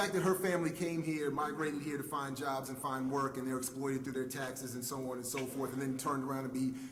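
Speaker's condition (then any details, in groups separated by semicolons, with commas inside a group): No condition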